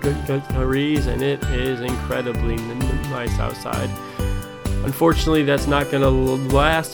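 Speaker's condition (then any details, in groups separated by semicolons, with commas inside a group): No condition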